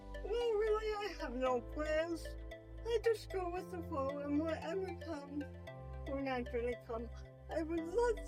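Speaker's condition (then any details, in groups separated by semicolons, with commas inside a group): Spastic quadriplegic cerebral palsy; spastic quadriplegic form, scoliosis; diagnosed before age one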